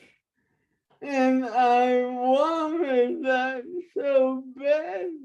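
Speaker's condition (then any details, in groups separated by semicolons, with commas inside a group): Traumatic brain injury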